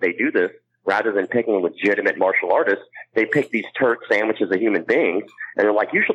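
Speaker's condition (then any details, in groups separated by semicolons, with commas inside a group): Cleft palate; ear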